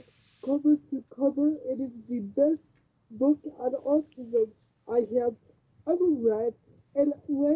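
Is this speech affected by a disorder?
Yes: cerebral palsy.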